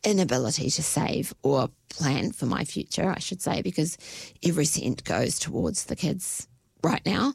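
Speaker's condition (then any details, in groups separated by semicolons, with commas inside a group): Spasmodic dysphonia; rare spasmodic dysphonia, basically lifelong, neurological, onset within months after everything settled down; at onset voice doing weird stuff, could not get voice right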